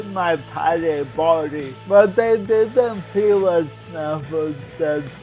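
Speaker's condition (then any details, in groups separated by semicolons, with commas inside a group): Cerebral palsy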